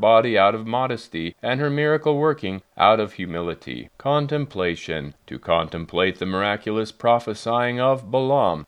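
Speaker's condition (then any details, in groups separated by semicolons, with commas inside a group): No condition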